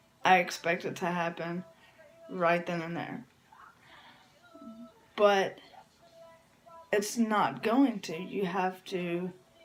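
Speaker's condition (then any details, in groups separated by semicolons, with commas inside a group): Cerebral palsy; from birth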